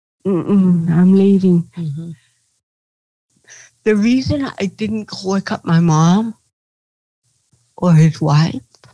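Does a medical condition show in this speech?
Yes: cerebral palsy.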